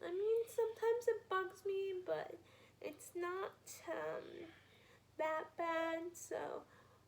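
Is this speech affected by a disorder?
Yes: spastic quadriplegic cerebral palsy.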